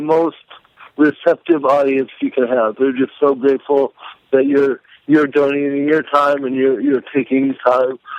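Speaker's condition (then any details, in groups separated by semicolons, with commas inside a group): Cerebral palsy; may sound drunk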